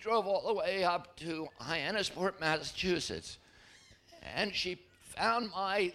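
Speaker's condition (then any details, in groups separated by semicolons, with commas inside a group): Spasmodic dystonia; onset at age 42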